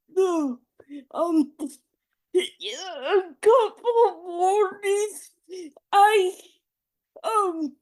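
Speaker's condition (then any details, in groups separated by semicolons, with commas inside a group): Cerebral palsy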